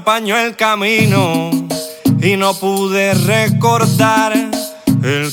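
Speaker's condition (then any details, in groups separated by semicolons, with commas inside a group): No condition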